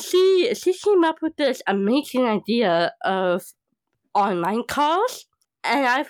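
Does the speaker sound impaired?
Yes: Down syndrome; past knee surgery with metal piece in knee, long hospital stay.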